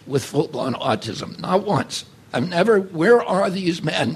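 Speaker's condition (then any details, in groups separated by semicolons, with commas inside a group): Spasmodic dysphonia; Japanese surgery worked well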